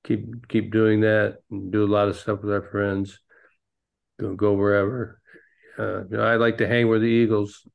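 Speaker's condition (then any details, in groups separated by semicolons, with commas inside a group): Parkinson's disease; man nearly 66, no longer flies planes because of Parkinson's; ping pong, pool, pickleball, bowling as activities to help with Parkinson's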